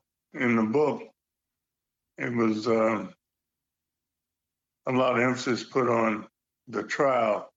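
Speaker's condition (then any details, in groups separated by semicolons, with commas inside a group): Parkinson's; Parkinson's disease for quite a while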